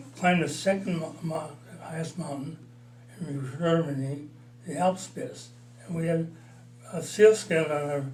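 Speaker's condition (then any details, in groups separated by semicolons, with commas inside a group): Parkinson's disease, mild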